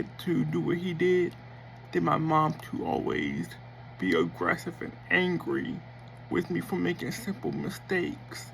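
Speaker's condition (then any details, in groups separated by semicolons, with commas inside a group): Cerebral palsy; affects motor skills and speech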